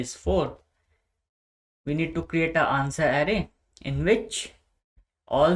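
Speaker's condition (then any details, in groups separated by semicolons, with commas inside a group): No condition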